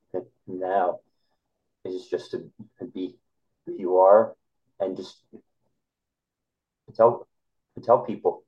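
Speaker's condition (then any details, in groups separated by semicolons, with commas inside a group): Stuttering; stutter since childhood, known to classmates at earlier school before 7th grade; adult, past college freshman year, working, constantly trying to improve stutter; uses small talk to avoid stuttering, talked little as child, discloses stutter, training others builds confidence; repeated sounds, repeated words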